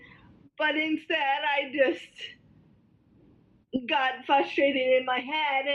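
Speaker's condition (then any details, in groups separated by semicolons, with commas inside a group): Cerebral palsy, spastic quadriplegia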